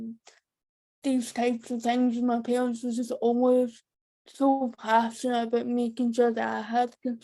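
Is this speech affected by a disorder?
Yes: cerebral palsy.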